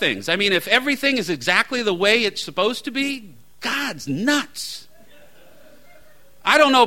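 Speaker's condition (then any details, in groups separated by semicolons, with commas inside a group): No condition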